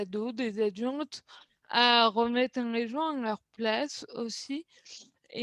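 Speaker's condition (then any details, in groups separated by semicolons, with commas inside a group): Cerebral palsy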